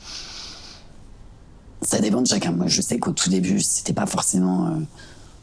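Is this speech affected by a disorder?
Yes: partial laryngectomy; normal voice for 22 years before surgery; speaks with new voice after partial laryngectomy; very hoarse voice after surgery, new voice replaced normal one.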